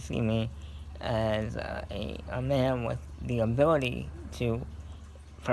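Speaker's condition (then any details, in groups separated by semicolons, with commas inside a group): Cerebral palsy; scoliosis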